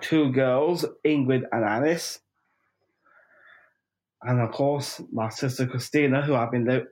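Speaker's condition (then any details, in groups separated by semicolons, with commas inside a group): Down syndrome; 45 years old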